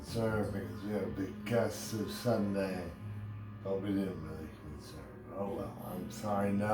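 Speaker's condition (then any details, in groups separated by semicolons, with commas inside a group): Brain injury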